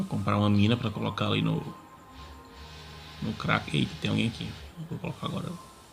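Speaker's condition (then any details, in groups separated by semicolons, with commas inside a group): No condition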